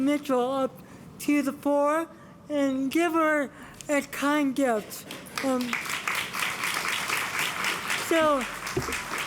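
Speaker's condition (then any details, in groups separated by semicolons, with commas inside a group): Cerebral palsy; from birth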